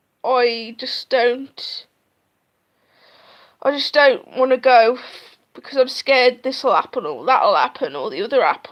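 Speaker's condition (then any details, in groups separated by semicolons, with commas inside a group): No condition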